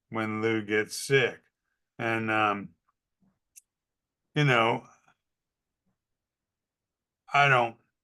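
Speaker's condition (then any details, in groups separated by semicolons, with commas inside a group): ALS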